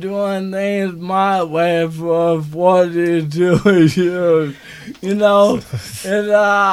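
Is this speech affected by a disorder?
Yes: ALS; motor neuron disease, onset with speech impairment and right hand weakness; speech impairment noticed before diagnosis, prompted doctor visit.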